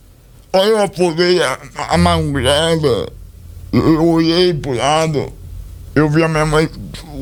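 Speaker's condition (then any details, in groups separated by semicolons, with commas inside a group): Cerebral palsy; speech not normal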